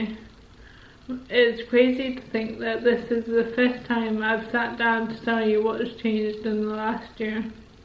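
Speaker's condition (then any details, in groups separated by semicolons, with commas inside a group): Motor neurone disease; onset in left hand; diagnosed five years ago, at age 19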